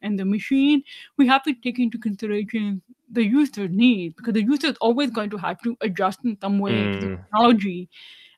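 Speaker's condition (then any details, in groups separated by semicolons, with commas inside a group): Deafness, severe; about 99% hearing loss, lifelong hearing aid use, no cochlear implant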